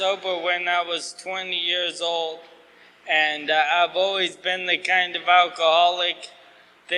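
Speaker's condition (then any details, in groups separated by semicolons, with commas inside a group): ALS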